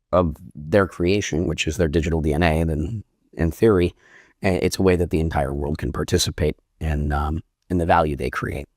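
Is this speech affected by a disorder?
No.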